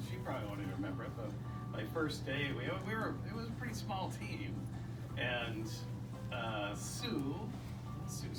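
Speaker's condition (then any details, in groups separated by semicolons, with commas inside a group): No condition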